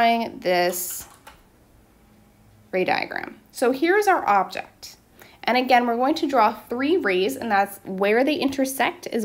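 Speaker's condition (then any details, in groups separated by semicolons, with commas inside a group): No condition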